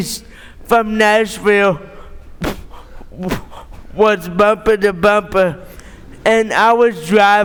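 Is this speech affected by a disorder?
Yes: cerebral palsy; born premature.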